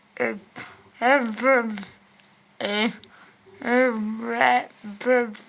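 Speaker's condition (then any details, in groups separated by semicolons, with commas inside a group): Cerebral palsy; from birth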